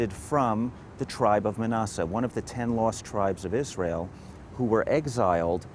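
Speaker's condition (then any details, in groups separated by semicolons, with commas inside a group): No condition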